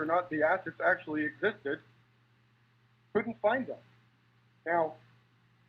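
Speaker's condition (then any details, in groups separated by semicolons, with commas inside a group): No condition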